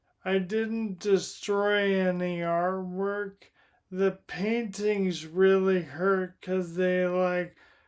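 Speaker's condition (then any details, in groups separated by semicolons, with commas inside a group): Primary lateral sclerosis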